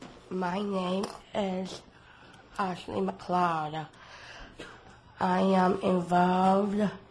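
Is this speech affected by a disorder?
Yes: Down syndrome.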